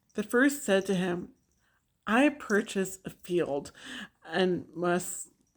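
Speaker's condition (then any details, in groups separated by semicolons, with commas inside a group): No condition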